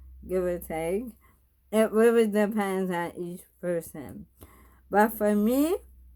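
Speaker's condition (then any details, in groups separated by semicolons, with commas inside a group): Bulbar ALS; bulbar onset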